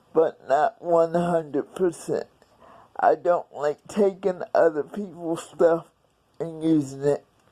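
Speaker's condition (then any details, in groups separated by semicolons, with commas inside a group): Cerebral palsy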